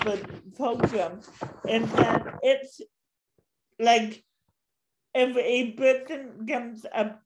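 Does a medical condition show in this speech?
Yes: cerebral palsy.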